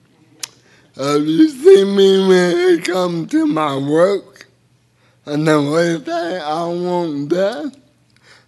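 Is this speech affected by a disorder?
Yes: cerebral palsy; speech a little unclear, a little difficult.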